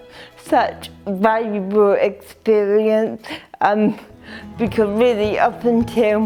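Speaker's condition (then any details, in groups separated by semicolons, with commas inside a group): Cerebral palsy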